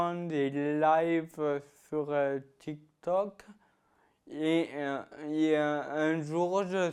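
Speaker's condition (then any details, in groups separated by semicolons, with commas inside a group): Ataxia-telangiectasia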